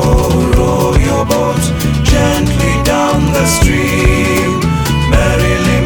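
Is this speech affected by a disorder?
No.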